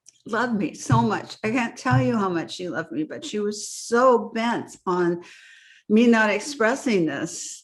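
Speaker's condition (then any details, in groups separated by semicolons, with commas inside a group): No condition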